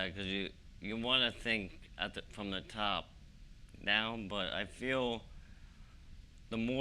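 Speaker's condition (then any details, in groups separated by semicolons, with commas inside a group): ALS; voice slightly weaker, swallowing slightly harder, large pills hard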